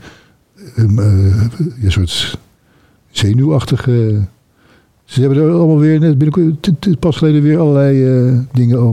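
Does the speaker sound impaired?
Yes: Parkinson's disease; progressive, slowly worsening, one foot wobbly and less stable, odd gait; lip tremor that can start suddenly, jaw spasm mostly when falling asleep.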